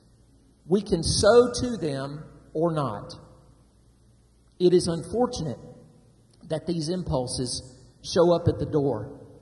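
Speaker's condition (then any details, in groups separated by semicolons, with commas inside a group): No condition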